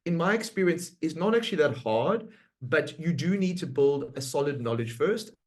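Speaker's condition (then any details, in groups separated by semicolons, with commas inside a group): No condition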